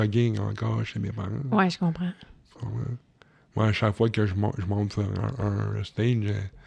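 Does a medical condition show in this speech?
Yes: cerebral palsy.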